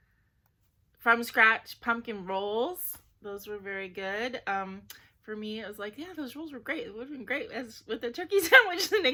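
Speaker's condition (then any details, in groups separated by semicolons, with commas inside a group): No condition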